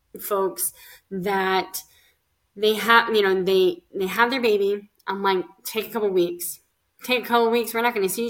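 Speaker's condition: Cleft lip and palate; bone graft surgery

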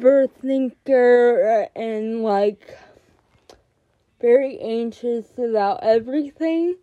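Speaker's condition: Cerebral palsy; more jerking in class

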